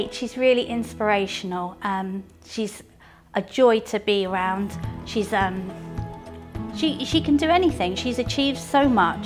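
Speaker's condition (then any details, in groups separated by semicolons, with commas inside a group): No condition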